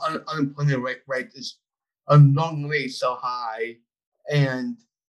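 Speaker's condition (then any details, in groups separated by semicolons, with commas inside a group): Down syndrome; about 25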